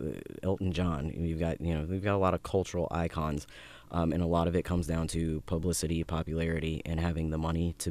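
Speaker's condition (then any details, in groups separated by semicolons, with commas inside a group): No condition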